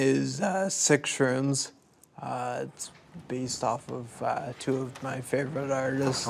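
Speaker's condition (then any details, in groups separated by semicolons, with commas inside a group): Friedreich's ataxia; neuromuscular disorder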